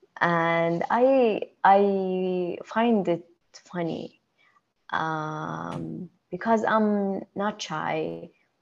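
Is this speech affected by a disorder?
Yes: stammer; stammer since childhood, only one in family, expected to outgrow it, no support sought growing up; attending stuttering awareness programs for about one year; more fluent in second language english than native language, plans words ahead, often mistaken as shy; here repeated words, prolonged sounds.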